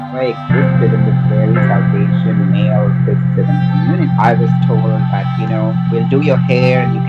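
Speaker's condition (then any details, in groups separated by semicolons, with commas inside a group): No condition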